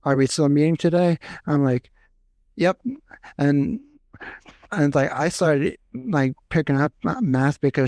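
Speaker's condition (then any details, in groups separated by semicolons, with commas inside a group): Cerebral palsy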